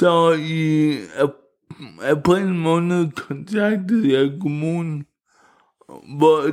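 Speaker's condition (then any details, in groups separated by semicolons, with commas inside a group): Cerebral palsy; wheelchair user, first recorded as mentally retarded before cerebral palsy diagnosis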